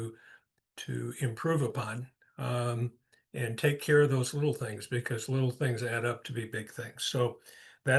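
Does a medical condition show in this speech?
No.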